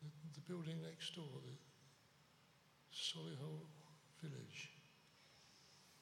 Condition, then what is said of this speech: Parkinson's disease. I need the mic because most of you know I've got Parkinson's and it's stolen my voice.